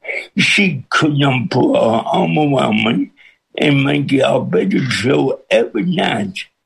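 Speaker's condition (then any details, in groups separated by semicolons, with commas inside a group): Cerebral palsy with speech impediment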